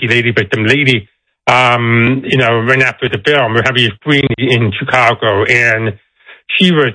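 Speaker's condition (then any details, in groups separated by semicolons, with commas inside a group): Deafness; deaf accent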